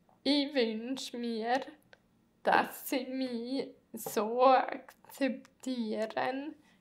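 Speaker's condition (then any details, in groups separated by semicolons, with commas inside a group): Multiple sclerosis; autoimmune disease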